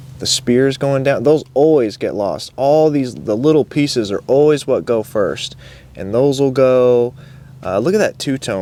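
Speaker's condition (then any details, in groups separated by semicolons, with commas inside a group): No condition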